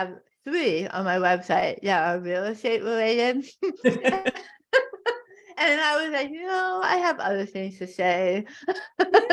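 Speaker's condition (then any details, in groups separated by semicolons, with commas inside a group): Tongue cancer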